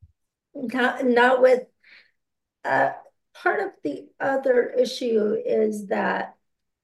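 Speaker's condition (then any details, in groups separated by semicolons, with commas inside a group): Aphasia and ataxia; progressive ataxia; cannot always pick out needed words, hard to clearly express ideas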